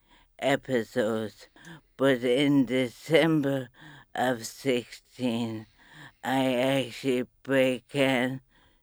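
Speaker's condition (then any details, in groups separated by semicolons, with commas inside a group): Motor neurone disease; bulbar palsy form, slurring onset, diagnosed eight months later, myasthenia gravis excluded, limbs unaffected, independent; steadily worsening, weak tongue, voice, swallowing and breathing affected, aspiration risk, thinking intact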